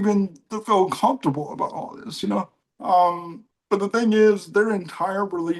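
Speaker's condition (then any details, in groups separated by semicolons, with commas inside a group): Cerebral palsy; mild case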